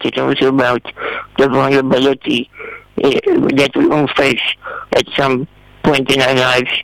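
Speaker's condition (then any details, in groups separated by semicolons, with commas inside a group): Spinal muscular atrophy type 2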